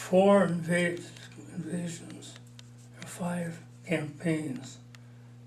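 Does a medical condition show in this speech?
Yes: Parkinson's disease; mild, about four years.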